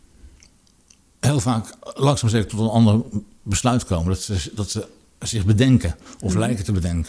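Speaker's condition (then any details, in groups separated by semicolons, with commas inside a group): Parkinson's disease; stayed in Parkinson clinic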